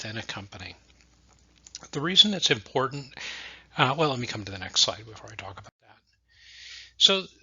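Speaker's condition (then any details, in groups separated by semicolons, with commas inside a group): No condition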